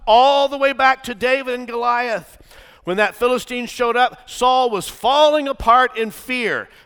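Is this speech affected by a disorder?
No.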